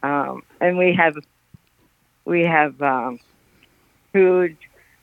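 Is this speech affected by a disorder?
Yes: Parkinson's; recent onset, uses elevator at home, staff provide daily care.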